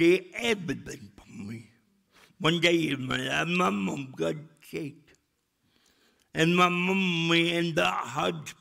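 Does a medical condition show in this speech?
Yes: cerebral palsy; speech still affected.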